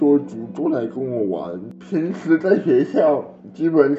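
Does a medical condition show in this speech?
Yes: cerebral palsy; birth asphyxia, blue at birth, over ten minutes of resuscitation, diagnosed in infancy at provincial hospital, legs affected, early rehabilitation, learned to walk; some words unclear despite great effort to speak clearly, edited for fluency, childhood drooling from delayed saliva swallowing.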